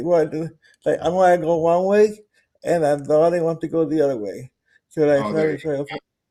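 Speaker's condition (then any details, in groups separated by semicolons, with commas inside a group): Cerebral palsy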